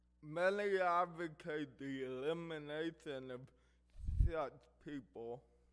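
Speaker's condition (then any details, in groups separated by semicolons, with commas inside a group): Cerebral palsy; speech affected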